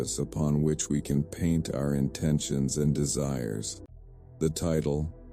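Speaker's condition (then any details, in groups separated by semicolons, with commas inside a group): No condition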